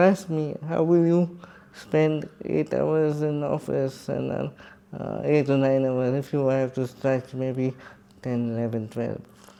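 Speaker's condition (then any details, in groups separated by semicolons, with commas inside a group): Cerebral palsy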